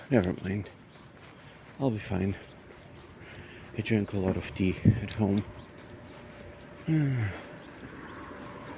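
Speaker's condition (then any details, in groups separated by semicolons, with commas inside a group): No condition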